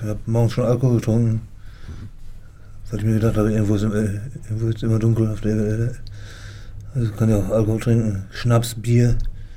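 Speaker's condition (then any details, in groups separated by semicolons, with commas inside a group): Parkinson's disease; 90 percent disability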